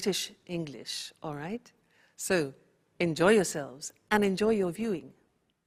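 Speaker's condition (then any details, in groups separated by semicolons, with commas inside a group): No condition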